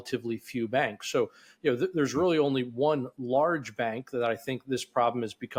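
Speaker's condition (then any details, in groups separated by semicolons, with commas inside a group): No condition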